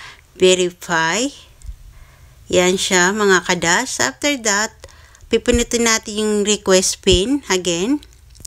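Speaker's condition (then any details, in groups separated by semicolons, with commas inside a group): No condition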